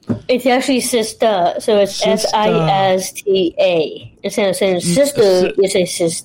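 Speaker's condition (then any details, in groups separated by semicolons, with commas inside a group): Down syndrome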